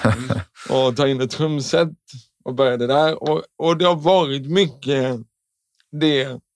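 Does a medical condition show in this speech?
Yes: cerebral palsy; constant tension in all muscles, shorter muscles, stiffness, left leg turns inward; milder than some with cerebral palsy, ongoing speech impediment; tongue completely stiff in childhood, speech therapist to train speech, speech impediment now.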